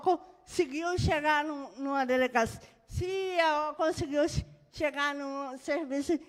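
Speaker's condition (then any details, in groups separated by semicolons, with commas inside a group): Cerebral palsy; birth brain injury; moderate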